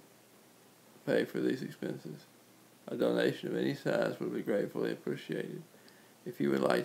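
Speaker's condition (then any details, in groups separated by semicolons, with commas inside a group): Cerebral palsy; uses wheelchair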